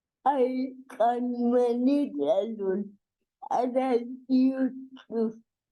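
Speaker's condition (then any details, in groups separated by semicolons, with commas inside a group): Cerebral palsy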